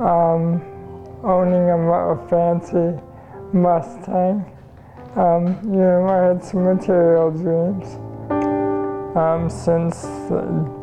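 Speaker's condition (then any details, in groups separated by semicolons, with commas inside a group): ALS; gradual loss of ability to feed, dress and bathe self; cannot feed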